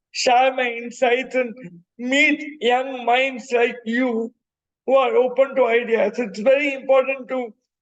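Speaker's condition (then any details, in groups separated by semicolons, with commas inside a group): Cerebral palsy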